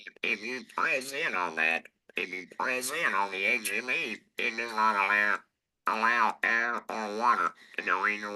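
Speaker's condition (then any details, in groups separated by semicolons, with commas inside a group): Laryngectomy; TE voice or electrolarynx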